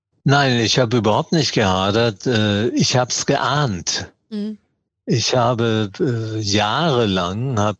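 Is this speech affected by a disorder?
Yes: Parkinson's disease; diagnosed 2016 around age 75, years of tremor before, family doctor blamed stage fright; mild course so far, still trembles, diet and sport to slow progression.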